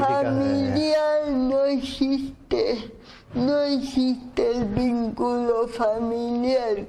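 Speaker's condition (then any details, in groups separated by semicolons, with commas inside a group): Cerebral palsy; speaks with difficulty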